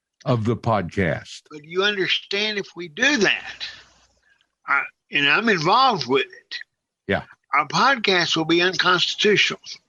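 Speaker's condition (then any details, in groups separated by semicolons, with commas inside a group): Cerebral palsy; severely disabled, wheelchair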